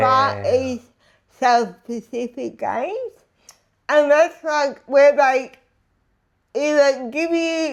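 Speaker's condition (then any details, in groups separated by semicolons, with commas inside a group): Disability affecting speech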